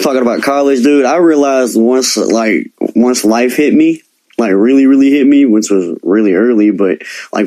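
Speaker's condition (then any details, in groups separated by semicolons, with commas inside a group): Cleft lip and palate; present from birth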